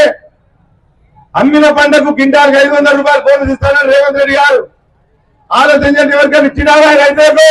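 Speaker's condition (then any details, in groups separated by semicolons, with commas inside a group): No condition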